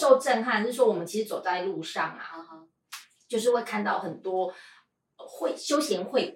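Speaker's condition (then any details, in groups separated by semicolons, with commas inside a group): No condition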